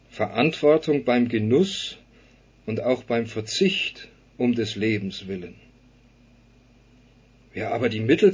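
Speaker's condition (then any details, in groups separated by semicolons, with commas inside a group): No condition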